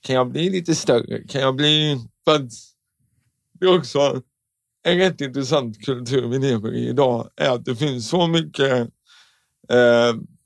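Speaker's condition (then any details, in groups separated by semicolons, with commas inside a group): Cerebral palsy; tongue fully stiff in childhood, shorter tight muscles, crooked hip, left leg turns inward; self-described speech defect still present, sounds not quite like others; childhood speech therapy to train speech, tense tongue, all s-sounds through nose as child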